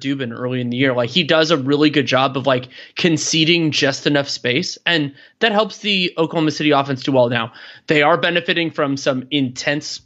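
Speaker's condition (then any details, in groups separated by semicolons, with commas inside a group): No condition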